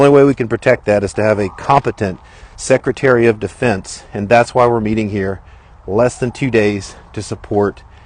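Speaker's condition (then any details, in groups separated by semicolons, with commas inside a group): No condition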